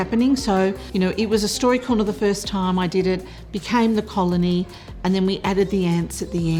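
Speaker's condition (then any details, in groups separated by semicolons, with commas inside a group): No condition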